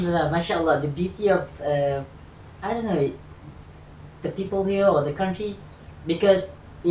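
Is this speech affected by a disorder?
No.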